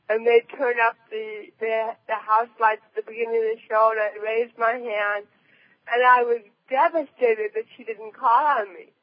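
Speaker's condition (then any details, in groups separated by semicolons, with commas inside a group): Cerebral palsy; present from birth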